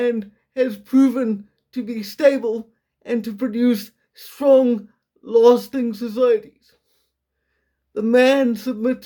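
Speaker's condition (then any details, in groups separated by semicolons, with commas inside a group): Quadriplegic cerebral palsy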